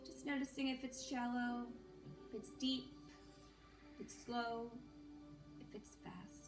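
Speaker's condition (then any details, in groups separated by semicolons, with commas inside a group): No condition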